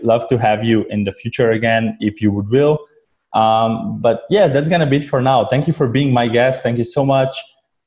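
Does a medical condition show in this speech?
No.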